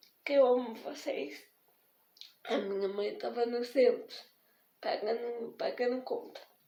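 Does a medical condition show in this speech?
Yes: spastic diplegic cerebral palsy.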